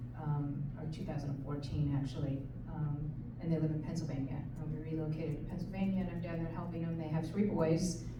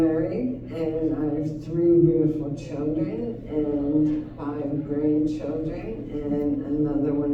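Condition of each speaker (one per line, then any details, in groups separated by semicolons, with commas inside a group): No condition
ALS; hand onset; slow progressor; speech noticeably affected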